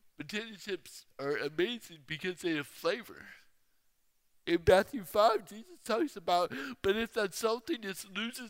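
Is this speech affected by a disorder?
Yes: torsional dystonia; out of wheelchair after swimming and water therapy.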